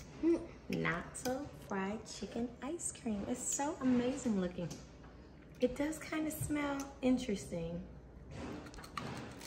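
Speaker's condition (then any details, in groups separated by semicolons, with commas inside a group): No condition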